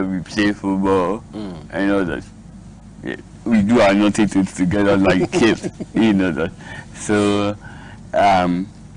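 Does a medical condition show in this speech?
Yes: cerebral palsy.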